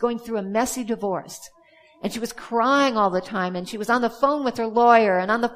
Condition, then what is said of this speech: No condition.